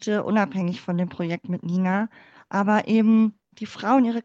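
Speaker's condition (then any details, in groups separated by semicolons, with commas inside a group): Cleft palate; congenital, infant feeding difficulty, mother's fingers closed palate for feeding, palate later closed, GDR doctors unsure; speaking in front of class and using voice for speaking never felt easy, sang a lot instead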